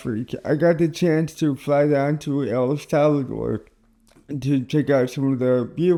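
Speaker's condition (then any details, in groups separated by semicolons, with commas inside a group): Cerebral palsy; caused by stroke at birth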